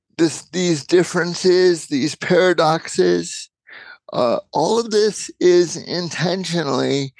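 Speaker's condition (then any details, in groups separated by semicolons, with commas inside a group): Cerebral palsy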